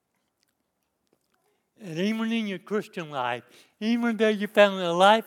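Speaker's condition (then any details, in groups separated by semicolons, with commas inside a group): Cerebral palsy; lifelong disability since youth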